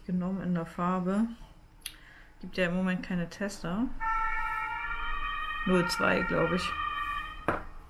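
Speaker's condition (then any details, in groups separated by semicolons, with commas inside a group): No condition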